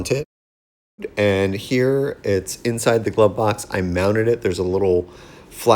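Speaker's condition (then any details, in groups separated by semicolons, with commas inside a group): No condition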